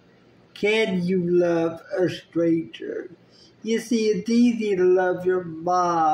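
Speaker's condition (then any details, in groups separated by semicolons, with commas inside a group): Spastic cerebral palsy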